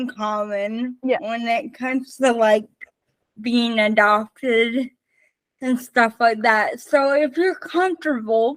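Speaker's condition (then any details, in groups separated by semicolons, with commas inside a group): Spastic cerebral palsy, mixed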